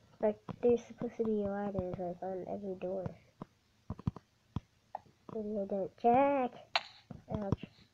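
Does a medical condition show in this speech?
No.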